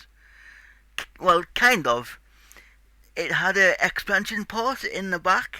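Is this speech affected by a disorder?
Yes: cerebral palsy; tight muscles.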